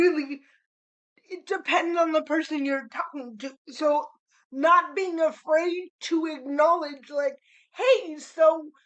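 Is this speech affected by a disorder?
Yes: cerebral palsy; spastic cerebral palsy.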